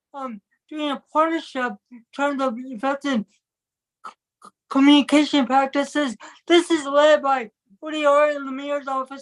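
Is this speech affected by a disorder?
Yes: cerebral palsy.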